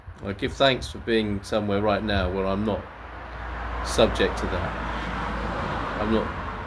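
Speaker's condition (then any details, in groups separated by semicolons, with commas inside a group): No condition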